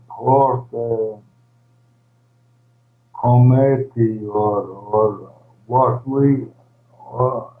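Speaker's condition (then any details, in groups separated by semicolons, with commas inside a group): ALS, primary lateral sclerosis; primary lateral sclerosis, least progressive form; first diagnosed ALS, rediagnosed PLS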